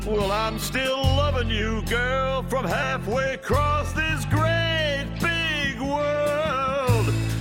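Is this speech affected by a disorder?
No.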